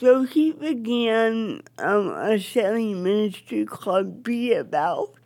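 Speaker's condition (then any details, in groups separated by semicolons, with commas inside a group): Cerebral palsy; affects speech, wheelchair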